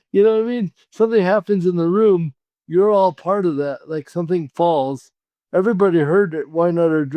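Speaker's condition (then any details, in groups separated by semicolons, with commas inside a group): Cerebral palsy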